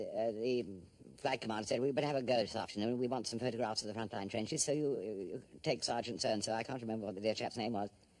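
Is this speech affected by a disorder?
No.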